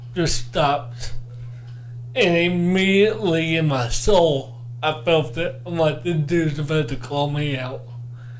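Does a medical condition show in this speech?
Yes: cerebral palsy; cerebral palsy from birth, four months premature, under one pound, cord around neck, born not breathing, resuscitated; two months in incubator or ventilator as newborn, now walks and drives, not blind or deaf; audible speech impediment, speech only affected function.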